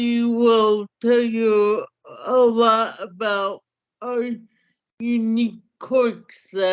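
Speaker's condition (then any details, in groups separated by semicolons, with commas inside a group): Cerebral palsy; hamstring treatment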